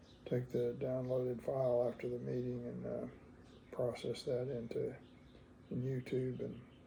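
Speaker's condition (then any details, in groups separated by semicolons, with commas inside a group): Parkinson's disease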